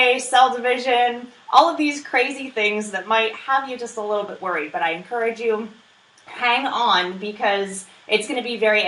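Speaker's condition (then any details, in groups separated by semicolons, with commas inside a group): No condition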